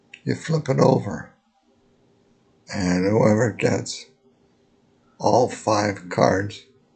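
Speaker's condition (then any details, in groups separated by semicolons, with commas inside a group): Multiple sclerosis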